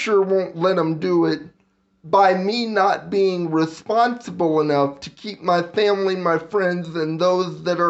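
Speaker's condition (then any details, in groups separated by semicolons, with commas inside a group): Cerebral palsy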